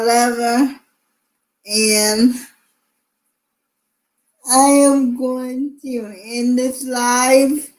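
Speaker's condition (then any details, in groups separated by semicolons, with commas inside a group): Cerebral palsy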